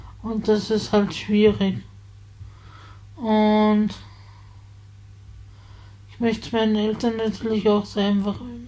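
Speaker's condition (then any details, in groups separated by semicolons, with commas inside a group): Spasticity from birth; multiple sclerosis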